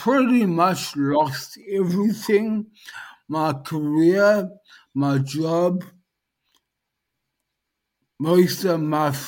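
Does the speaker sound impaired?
Yes: dysarthria post-stroke; speech highly affected, lost most mobility, vision and hearing also affected; initially unable to communicate by text or voice, often not understood, now more understandable.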